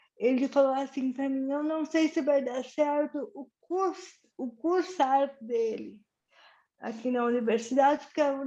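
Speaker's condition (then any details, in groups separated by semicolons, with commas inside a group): Cerebral palsy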